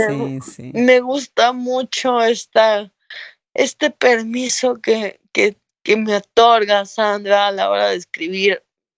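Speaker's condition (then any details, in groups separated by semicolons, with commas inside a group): Cerebral palsy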